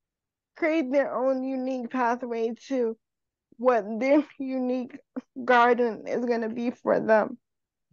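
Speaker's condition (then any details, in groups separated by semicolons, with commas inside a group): Cerebral palsy; cerebral palsy, uses wheelchair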